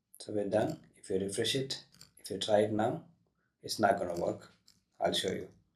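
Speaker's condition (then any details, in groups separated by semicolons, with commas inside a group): No condition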